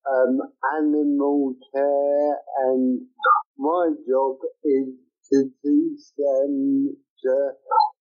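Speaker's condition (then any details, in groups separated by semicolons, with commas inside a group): Cerebral palsy; caused by lack of oxygen to the brain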